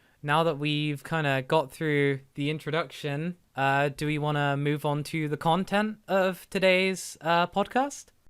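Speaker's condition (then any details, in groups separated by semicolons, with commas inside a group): No condition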